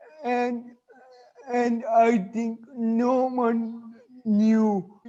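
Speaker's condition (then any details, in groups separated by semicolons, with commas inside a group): Cerebral palsy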